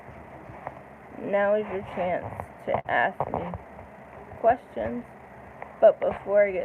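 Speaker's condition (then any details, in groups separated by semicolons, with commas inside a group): Cerebral palsy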